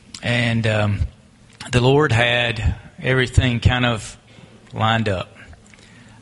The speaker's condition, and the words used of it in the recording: None; typical speech.